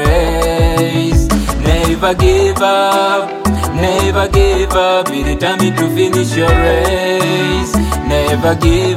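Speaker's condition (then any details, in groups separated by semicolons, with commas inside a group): No condition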